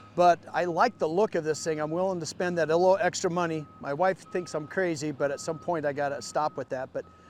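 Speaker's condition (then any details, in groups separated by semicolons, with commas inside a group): No condition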